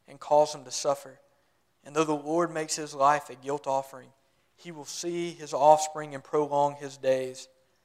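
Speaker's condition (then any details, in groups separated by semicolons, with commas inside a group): No condition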